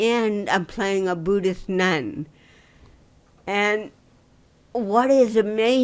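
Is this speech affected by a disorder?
Yes: cerebral palsy.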